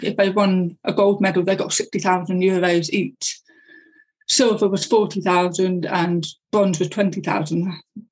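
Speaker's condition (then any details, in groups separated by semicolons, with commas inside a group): Deafness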